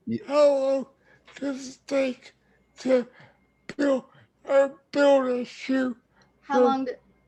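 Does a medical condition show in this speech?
Yes: cerebral palsy.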